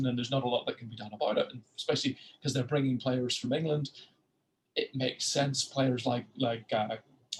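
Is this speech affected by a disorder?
No.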